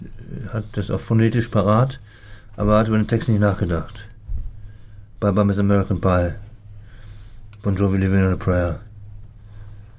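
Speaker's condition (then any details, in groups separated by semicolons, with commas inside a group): Parkinson's disease; says speech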